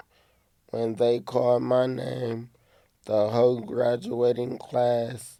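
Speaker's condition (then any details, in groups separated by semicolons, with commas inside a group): Cerebral palsy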